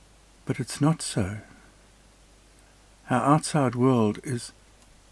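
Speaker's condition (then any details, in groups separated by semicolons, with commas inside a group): No condition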